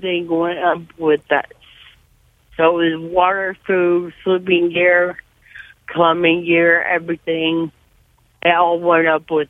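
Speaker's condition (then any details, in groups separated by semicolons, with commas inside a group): Cerebral palsy; severe cerebral palsy from birth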